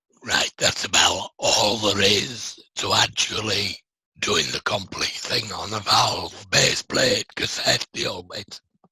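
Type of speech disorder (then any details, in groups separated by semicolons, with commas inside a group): Speech with a voice prosthesis; laryngectomy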